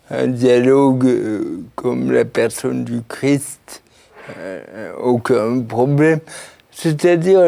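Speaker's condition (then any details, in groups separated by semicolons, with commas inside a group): Cerebral palsy; since birth, birth injury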